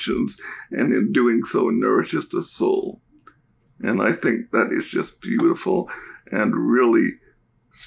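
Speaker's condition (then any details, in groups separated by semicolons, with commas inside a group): Cerebral palsy; diagnosed at birth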